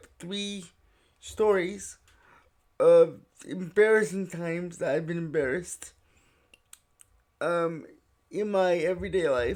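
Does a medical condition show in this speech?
Yes: cerebral palsy.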